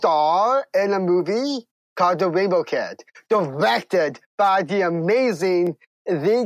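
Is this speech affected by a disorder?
Yes: Down syndrome; congenital.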